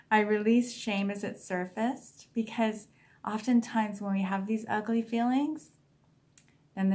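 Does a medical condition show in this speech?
No.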